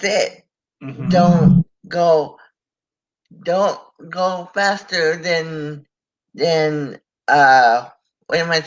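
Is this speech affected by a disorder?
Yes: cerebral palsy.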